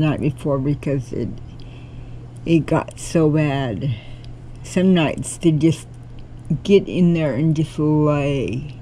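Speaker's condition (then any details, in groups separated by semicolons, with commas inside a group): Cerebral palsy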